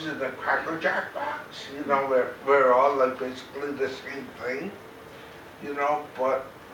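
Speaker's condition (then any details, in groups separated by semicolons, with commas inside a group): Cerebral palsy; very mild form; mainly affects speech, reduced intelligibility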